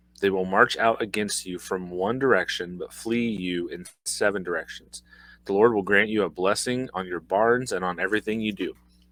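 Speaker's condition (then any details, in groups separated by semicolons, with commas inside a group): No condition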